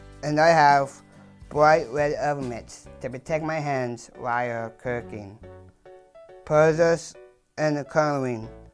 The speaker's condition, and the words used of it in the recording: Down syndrome. Speech is really hard for me because of my low tone and my tongue.